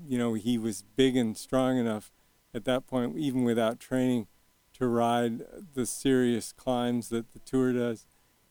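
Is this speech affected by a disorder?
Yes: young onset Parkinson's disease; young onset at age 40, shaky, Medtronic deep brain stimulation device, two 3-inch brain probes; deep brain stimulation surgery at Stanford 3 years ago, constant current, symptoms well managed.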